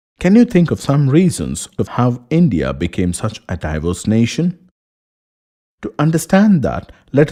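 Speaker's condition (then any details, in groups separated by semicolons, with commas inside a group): No condition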